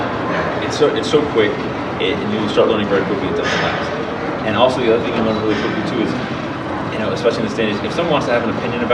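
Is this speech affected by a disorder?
No.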